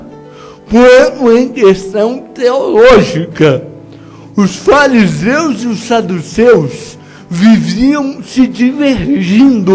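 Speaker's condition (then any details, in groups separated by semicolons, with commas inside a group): Cerebral palsy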